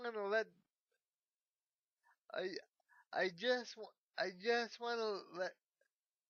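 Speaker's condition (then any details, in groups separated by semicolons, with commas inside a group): Cerebral palsy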